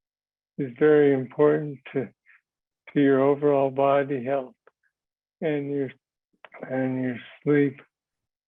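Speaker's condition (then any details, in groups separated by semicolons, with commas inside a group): Parkinson's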